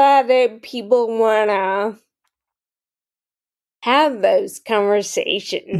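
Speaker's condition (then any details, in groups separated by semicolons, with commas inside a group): Friedreich's ataxia, mild; mild speech issues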